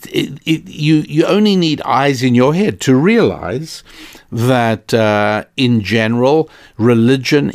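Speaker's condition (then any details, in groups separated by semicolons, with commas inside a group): No condition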